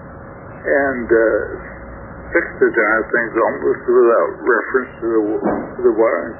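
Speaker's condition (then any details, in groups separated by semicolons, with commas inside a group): Stroke affecting throat muscles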